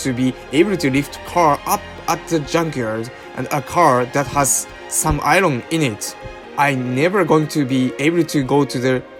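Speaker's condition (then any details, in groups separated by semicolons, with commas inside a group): No condition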